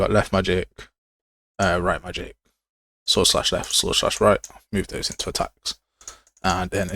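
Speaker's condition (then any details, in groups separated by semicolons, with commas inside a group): No condition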